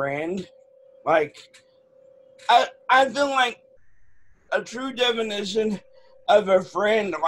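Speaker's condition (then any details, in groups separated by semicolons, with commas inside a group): Cerebral palsy; present from birth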